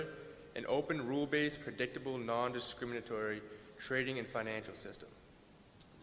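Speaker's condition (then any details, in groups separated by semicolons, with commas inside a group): No condition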